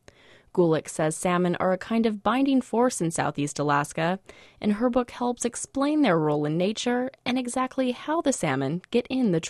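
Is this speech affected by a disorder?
No.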